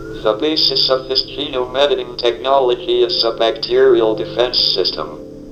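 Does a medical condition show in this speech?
Yes: ALS, through a speech-generating device.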